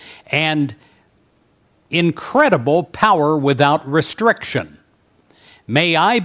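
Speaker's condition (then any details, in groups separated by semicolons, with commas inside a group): No condition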